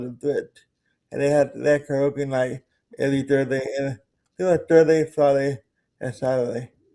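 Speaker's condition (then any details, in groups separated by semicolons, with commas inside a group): Cerebral palsy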